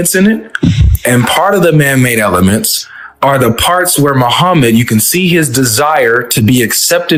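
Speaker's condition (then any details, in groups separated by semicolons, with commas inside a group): No condition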